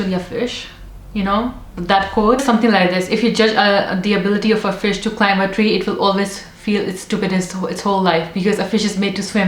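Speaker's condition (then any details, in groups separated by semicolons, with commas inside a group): No condition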